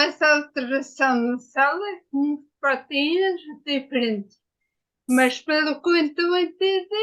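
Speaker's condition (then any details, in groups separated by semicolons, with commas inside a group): Ataxia after brain injury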